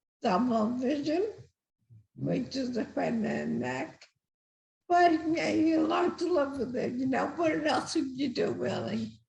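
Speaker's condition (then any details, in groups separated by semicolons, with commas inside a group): Multiple system atrophy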